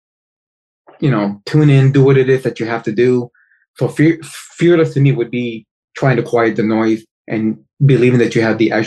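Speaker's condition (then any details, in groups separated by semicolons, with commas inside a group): Stutter and lisp; speech impediment most of life; tends to stutter, speaking on show hard; repeated sounds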